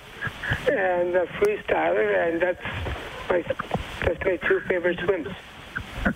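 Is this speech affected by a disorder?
Yes: Down syndrome; age 41.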